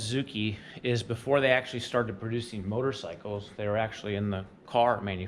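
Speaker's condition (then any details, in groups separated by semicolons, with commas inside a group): No condition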